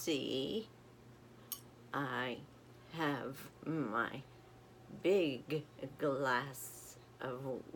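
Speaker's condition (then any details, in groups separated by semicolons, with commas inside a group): Essential tremor; voice, progressive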